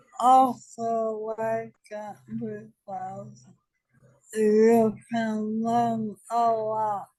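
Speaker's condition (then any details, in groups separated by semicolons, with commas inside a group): ALS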